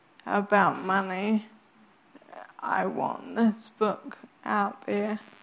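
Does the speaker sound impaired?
Yes: Friedreich's ataxia; degenerative, gets worse over time, spinal surgery at 13 for curved spine; progressive, kept getting worse, many things can no longer do, life-limiting; cannot speak if quiet.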